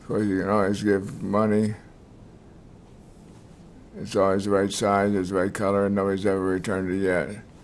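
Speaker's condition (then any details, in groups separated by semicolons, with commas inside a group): Multiple sclerosis; diagnosed decades ago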